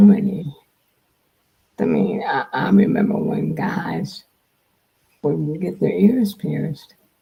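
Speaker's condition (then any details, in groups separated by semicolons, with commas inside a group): Multiple sclerosis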